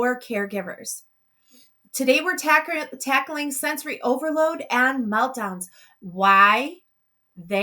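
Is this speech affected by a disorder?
No.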